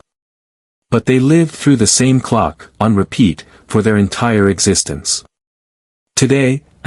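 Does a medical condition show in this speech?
No.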